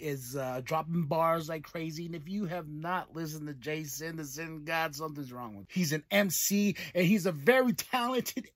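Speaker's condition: No condition

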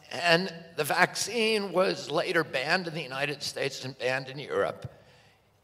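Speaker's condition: Spasmodic dystonia; neurological disorder

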